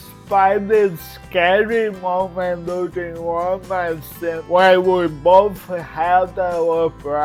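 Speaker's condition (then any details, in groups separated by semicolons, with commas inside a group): Cerebral palsy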